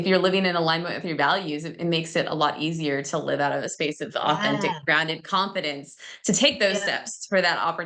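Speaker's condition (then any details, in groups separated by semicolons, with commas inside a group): No condition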